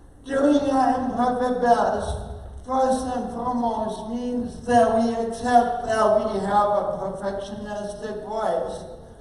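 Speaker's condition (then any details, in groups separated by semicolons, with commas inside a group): Oxygen-related condition, speech impairment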